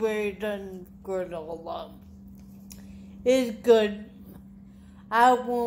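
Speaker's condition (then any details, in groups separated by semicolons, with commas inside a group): Traumatic brain injury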